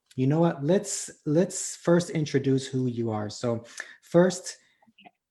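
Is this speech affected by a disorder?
No.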